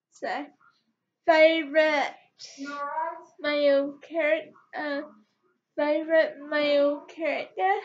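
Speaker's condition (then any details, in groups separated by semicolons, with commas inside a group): Cerebral palsy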